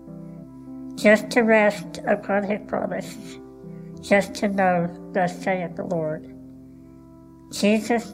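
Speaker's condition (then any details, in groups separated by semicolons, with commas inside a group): Cleft lip and palate, Goldenhar syndrome; congenital, Dogen-Harris syndrome, born without right ear, lung, thumb, missing right jawbone, asymmetrical face; breathing tube after scoliosis surgery age 11, unable to talk then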